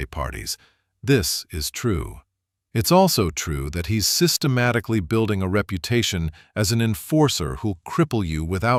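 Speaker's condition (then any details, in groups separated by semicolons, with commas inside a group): No condition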